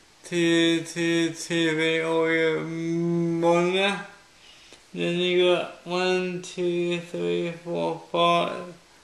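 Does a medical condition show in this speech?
Yes: cerebral palsy.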